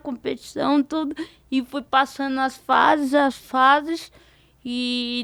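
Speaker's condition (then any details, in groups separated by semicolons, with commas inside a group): Cerebral palsy; diparetic form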